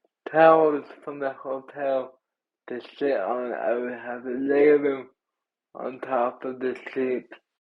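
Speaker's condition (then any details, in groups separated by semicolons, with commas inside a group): Cerebral palsy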